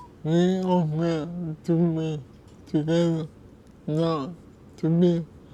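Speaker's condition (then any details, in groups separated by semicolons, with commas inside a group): Cerebral palsy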